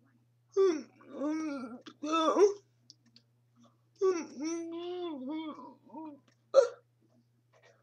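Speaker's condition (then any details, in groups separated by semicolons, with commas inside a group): Cerebral palsy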